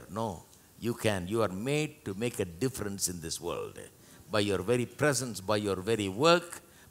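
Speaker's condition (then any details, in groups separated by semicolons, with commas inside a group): No condition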